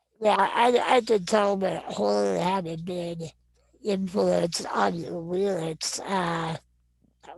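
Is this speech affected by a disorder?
Yes: non-progressive muscular dystrophy.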